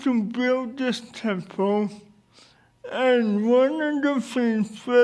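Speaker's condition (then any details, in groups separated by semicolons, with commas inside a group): Cerebral palsy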